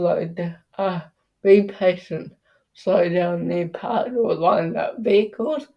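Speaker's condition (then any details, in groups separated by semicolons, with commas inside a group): Cerebral palsy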